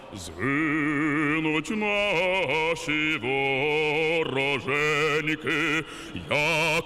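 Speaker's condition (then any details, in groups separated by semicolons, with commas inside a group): No condition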